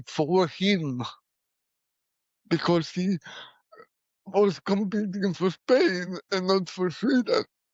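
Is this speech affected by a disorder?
Yes: cerebral palsy; poor speech as a child.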